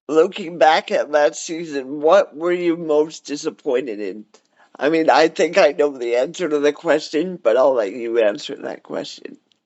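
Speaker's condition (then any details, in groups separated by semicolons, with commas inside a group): Cerebral palsy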